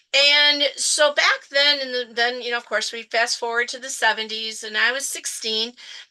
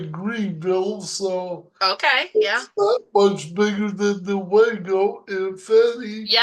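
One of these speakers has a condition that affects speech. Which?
The second: cerebral palsy; present from birth.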